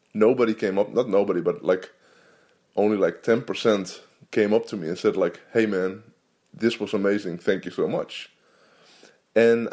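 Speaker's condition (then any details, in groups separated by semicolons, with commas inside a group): No condition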